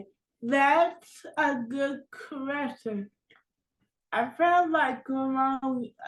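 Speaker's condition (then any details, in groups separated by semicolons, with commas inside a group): Cerebral palsy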